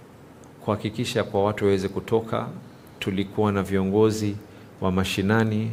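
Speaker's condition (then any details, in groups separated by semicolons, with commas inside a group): No condition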